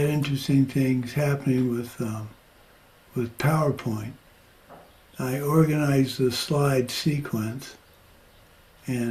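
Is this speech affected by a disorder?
Yes: Parkinson's; progressing.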